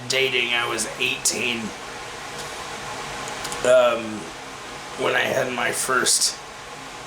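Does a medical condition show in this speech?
Yes: cerebral palsy; takes medication.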